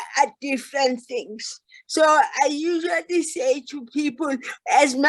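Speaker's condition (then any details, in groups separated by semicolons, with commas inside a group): Cerebral palsy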